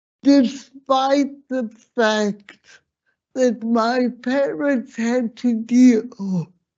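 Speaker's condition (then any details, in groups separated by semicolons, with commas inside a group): Slurred speech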